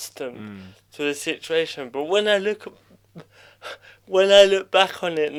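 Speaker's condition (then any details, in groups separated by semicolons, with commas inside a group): Cerebral palsy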